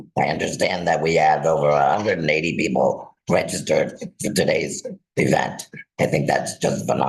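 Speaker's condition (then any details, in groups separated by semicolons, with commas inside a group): Laryngectomy; total laryngectomy and glossectomy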